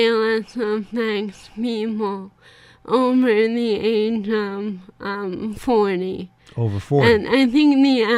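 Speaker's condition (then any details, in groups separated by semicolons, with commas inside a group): ALS; impeded, more nasal speech, cognition intact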